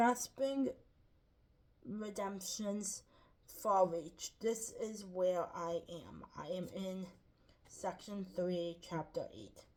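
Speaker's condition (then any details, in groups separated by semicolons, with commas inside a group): Cerebral palsy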